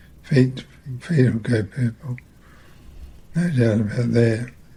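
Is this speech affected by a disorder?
Yes: multiple system atrophy.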